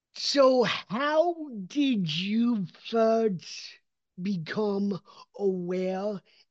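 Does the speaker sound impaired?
Yes: cerebral palsy; calm voice.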